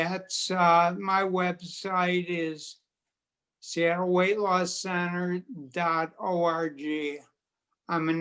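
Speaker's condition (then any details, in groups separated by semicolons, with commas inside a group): Multiple sclerosis; quadriplegic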